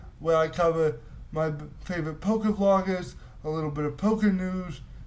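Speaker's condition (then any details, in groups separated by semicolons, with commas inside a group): Cerebral palsy; voice tone sometimes odd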